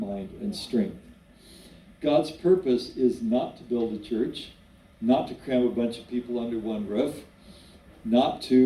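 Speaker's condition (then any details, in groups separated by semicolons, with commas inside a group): No condition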